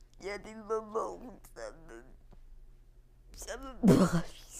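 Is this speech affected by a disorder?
Yes: cerebral palsy; associated cognitive troubles.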